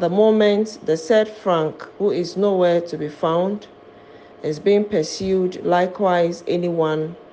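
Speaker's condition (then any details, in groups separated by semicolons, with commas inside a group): No condition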